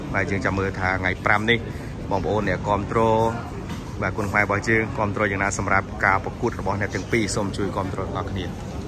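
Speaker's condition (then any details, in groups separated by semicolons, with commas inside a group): No condition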